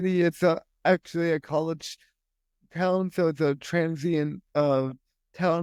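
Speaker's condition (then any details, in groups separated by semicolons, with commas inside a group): Spastic quadriplegia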